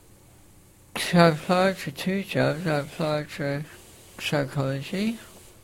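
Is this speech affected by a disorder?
Yes: facioscapulohumeral muscular dystrophy, facioscapulohumeral (FSHD); respirator pump wheezing audible in recording.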